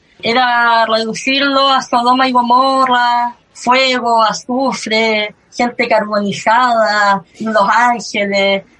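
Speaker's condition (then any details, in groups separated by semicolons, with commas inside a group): Cleft lip and palate; since early childhood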